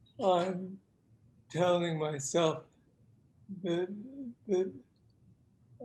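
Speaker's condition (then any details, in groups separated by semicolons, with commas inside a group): Parkinson's disease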